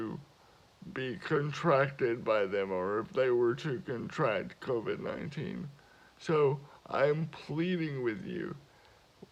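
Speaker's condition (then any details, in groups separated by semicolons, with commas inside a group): Cerebral palsy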